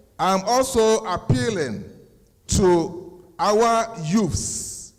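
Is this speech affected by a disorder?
No.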